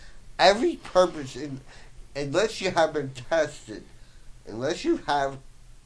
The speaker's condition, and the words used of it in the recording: Brain injury. Well, my biggest challenge is when I speak to people either think I'm dumb or I'm retired or something else is wrong.